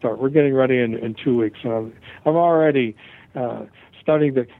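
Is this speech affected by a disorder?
No.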